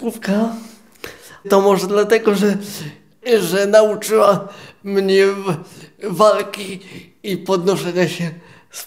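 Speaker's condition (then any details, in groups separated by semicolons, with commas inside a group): Cerebral palsy, quadriplegic; four-limb involvement, born premature at seven months, six weeks in incubator, wheelchair user; adult, continuous ongoing rehabilitation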